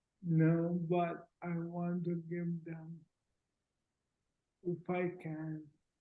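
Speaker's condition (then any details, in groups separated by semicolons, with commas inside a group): Cerebral palsy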